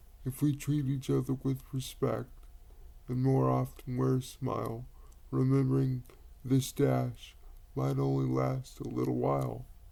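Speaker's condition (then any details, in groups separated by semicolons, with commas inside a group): Cerebral palsy; quadriplegic; body slowing down, slower processing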